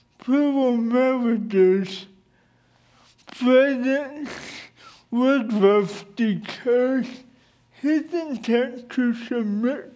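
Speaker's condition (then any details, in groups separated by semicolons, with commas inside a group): Cerebral palsy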